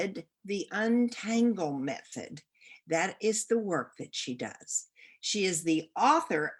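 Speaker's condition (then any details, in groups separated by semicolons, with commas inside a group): No condition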